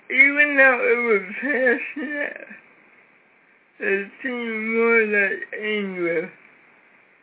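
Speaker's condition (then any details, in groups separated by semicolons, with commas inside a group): Cerebral palsy, severe; cannot talk well since childhood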